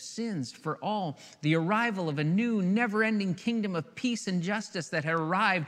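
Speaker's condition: No condition

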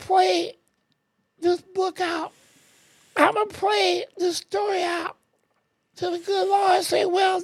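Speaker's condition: ALS; wheelchair

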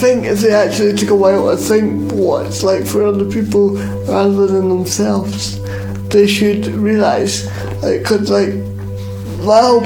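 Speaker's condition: Cerebral palsy

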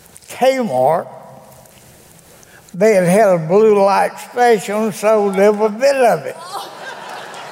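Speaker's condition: Cerebral palsy; can no longer walk, disability after 30-some working years, Greensboro doctor said nothing can be done

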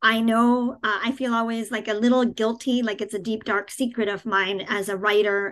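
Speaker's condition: Cleft palate, cleft palate without cleft lip; hard to understand

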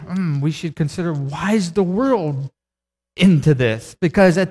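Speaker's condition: No condition

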